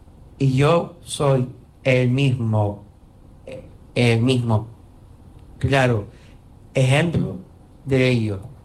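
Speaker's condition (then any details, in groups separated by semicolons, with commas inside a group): Down syndrome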